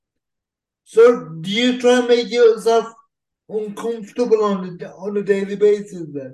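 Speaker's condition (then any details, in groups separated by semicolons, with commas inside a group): Cerebral palsy; cerebral palsy since childhood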